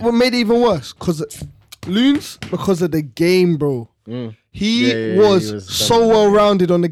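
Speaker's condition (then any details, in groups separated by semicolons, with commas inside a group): No condition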